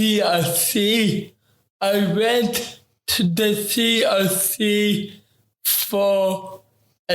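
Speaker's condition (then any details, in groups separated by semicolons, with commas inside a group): Ataxic cerebral palsy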